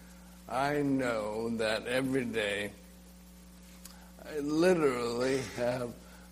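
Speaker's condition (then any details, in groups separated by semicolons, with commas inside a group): ALS; slow speech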